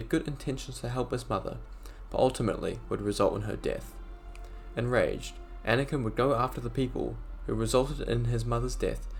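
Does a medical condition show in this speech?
No.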